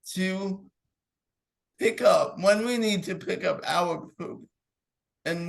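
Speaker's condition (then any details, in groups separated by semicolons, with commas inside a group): Cerebral palsy; clenched fist, unsteady walk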